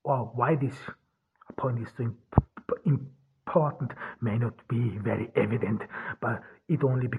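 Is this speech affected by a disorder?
Yes: stuttering; cause unknown, only one in family who stutters, german mother tongue, born in austria; possibly part of why hard to be listened to at university; here prolonged sounds.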